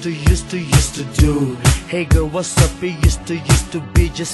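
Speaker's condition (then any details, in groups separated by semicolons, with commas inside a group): No condition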